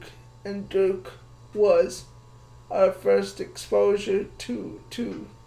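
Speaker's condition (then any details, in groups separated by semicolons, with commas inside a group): Cerebral palsy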